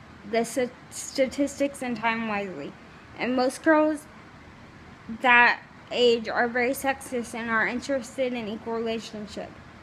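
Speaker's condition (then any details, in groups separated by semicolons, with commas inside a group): Cerebral palsy; mainly right side, right hand contracted; severe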